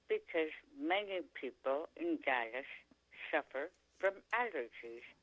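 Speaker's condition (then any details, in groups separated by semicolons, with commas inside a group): Tongue cancer; feeding tube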